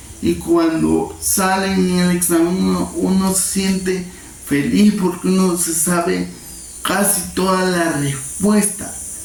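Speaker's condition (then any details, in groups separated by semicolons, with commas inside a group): Cerebral palsy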